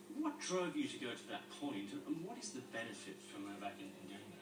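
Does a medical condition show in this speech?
No.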